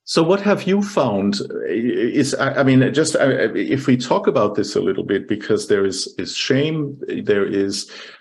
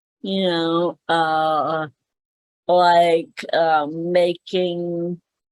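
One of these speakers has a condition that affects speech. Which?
The second: cerebral palsy; mainly small motor coordination; speaks better than types.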